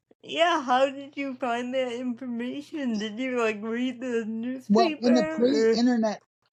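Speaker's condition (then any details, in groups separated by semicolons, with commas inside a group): Cerebral palsy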